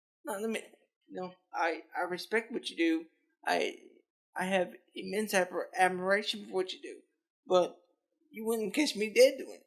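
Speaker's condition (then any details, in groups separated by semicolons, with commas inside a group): Cerebral palsy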